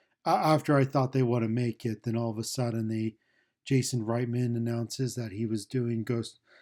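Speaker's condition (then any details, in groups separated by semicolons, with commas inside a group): No condition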